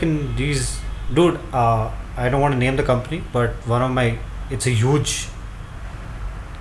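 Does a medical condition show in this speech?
No.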